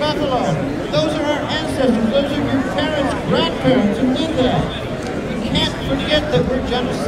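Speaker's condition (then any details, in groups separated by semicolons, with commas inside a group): No condition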